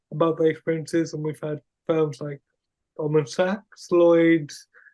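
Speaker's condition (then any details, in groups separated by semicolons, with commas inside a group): Cerebral palsy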